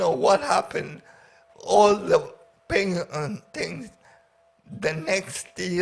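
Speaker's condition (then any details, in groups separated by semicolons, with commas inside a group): Paraplegia with essential tremor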